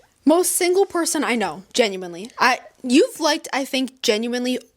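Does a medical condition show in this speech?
No.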